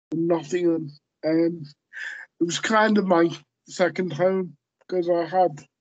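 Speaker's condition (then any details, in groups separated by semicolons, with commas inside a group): Cerebral palsy; lifelong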